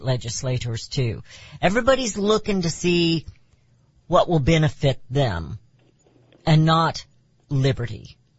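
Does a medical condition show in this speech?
No.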